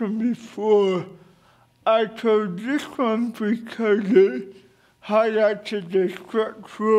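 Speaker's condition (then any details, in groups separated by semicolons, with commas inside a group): Cerebral palsy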